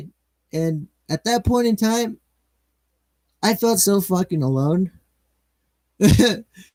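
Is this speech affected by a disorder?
No.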